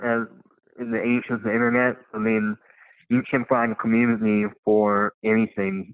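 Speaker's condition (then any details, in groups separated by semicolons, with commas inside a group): Cleft lip and palate; congenital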